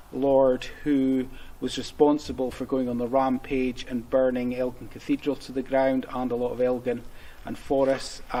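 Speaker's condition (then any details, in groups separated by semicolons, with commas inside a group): No condition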